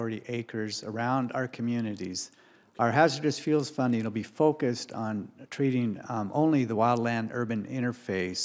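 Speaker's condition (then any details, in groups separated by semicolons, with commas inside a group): No condition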